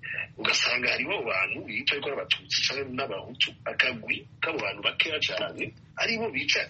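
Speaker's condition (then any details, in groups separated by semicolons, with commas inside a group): No condition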